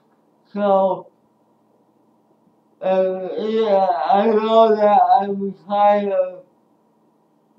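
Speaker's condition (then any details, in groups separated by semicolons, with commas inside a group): Speech impairment after birth surgery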